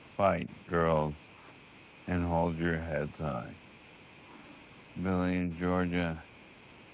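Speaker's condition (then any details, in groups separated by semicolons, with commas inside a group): ALS; first symptom in one hand, likely bulbar form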